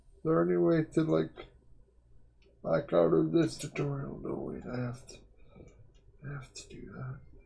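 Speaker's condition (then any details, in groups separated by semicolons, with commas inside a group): Quadriplegic cerebral palsy; uses one hand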